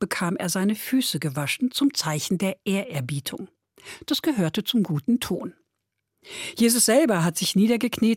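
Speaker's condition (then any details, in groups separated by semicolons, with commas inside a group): No condition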